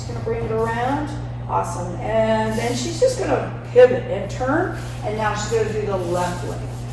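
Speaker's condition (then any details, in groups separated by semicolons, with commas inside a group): No condition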